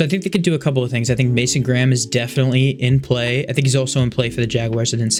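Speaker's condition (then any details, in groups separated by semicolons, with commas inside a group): No condition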